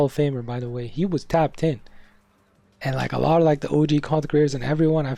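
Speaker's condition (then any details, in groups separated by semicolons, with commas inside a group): No condition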